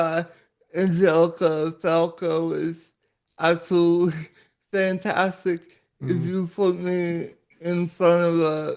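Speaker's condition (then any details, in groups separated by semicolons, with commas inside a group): Cerebral palsy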